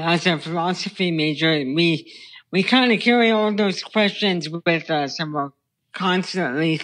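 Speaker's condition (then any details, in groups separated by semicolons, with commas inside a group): Brain stem tumor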